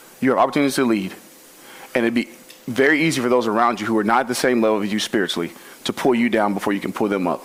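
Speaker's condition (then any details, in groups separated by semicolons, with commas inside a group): No condition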